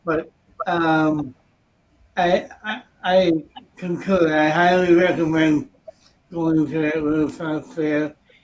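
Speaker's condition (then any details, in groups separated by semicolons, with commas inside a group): Cerebral palsy; from birth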